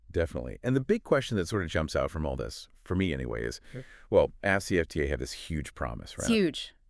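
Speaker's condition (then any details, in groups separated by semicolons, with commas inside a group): No condition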